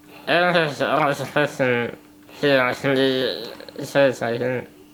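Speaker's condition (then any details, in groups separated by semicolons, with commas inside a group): Spinal muscular atrophy type 1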